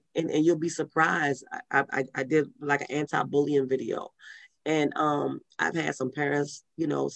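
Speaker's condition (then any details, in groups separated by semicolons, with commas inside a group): Stuttering; stuttering from birth, severe in childhood, no therapy, self-taught fluency through reading aloud from middle school; mostly fluent, still trips on certain words at times, substitutes other words; childhood blocks up to 5 minutes for few words, eye blinking, leg tapping, fluent when reading; repeated words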